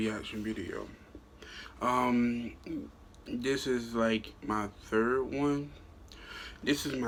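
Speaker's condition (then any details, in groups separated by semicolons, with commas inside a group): No condition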